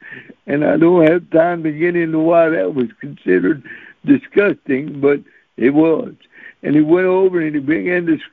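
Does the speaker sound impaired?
Yes: cerebral palsy; since birth.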